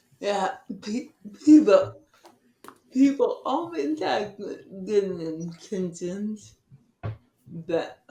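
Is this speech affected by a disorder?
Yes: cerebral palsy; from birth.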